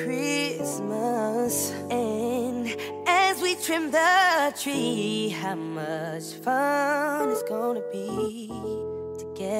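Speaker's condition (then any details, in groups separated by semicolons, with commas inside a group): No condition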